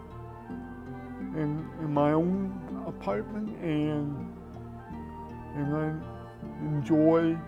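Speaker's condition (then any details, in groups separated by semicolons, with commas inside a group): Cerebral palsy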